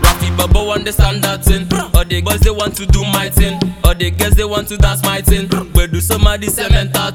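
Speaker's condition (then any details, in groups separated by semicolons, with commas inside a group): No condition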